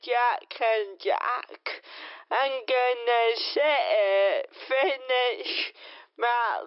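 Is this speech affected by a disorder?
Yes: cerebral palsy; cannot eat while walking.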